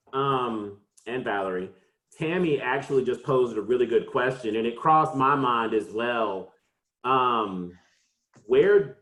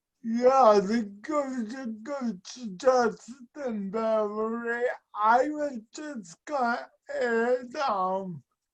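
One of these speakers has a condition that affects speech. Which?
The second: speech and mobility impairment.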